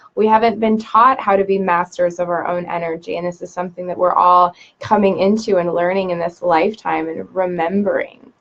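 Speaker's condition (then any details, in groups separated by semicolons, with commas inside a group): No condition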